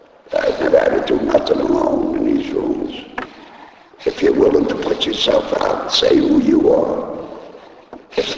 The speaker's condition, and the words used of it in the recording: Laryngectomy. And then they put this piece of thing in my throat